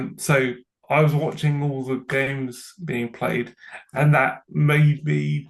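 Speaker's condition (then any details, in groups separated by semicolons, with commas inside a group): Cerebral palsy; from birth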